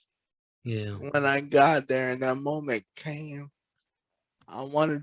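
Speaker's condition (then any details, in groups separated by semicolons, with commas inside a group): Cerebral palsy; present from birth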